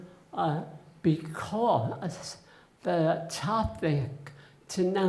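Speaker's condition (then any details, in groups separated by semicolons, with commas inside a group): Essential tremor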